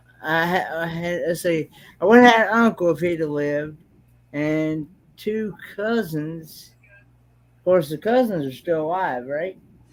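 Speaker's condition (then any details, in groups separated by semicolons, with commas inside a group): Cerebral palsy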